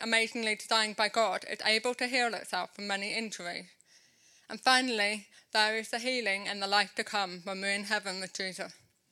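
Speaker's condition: Deafness since birth; congenital, hearing aids since age 2.5, cochlear implant surgery about 10 months ago, no infection, minimal scarring; implant switched on 8 months ago, first only beeps, thumps, vibrations, now hearing better than ever, improving

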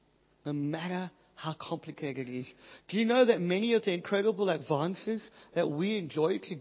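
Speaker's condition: Cleft palate, Pierre Robin syndrome

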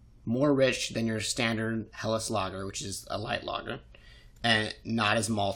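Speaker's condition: No condition

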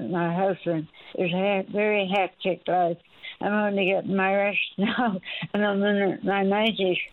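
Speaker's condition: Speech impediment after stroke, mild; stroke a couple of years ago; some words may need clarifying, son Chess offers to clarify

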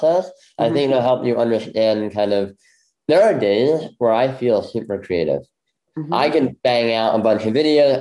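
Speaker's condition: Bilateral cleft lip; congenital bilateral

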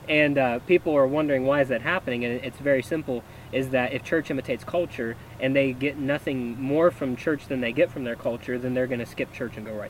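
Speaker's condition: No condition

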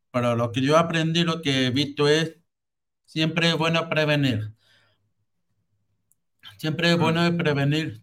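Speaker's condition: Hearing loss with cochlear implant; congenital hearing loss, cochlea dead, cochlear implant surgery, implant electrically stimulates cochlea

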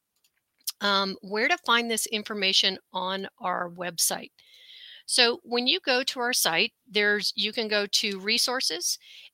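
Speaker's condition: No condition

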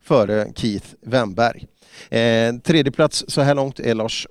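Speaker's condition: No condition

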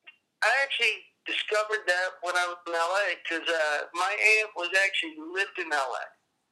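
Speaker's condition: Cerebral palsy; appearance likened to Parkinson's

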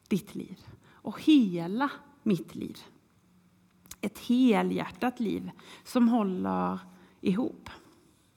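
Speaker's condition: No condition

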